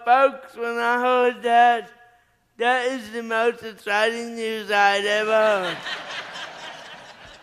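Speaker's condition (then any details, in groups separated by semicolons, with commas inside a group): Cerebral palsy; arm paralysis with muscle contraction, uses left hand only; three botox shots every 3 months at Vanderbilt relax arm muscles, allow straightening arm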